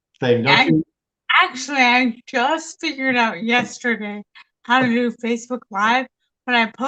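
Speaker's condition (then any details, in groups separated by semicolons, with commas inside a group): Traumatic brain injury; voice affected, initially could not talk, needed speech therapy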